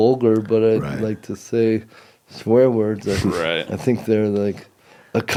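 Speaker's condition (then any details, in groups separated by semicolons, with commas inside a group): Cerebral palsy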